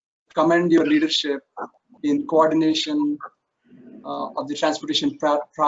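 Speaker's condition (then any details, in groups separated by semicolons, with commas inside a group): No condition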